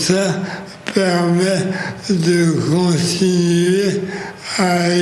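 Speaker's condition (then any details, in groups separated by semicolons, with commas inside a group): Amyotrophic lateral sclerosis; motor neurons of brain and spinal cord; 2 years since onset, hands still usable, worsening; expected voice loss, training with eye-gaze tablet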